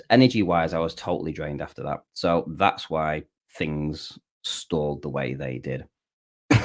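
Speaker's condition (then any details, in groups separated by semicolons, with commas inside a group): No condition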